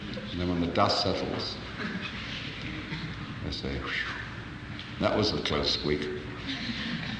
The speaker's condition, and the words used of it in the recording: No condition.